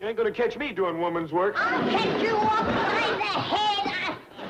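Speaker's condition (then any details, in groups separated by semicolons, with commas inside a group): No condition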